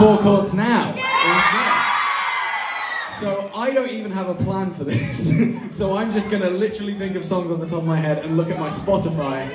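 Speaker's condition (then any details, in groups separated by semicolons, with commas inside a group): No condition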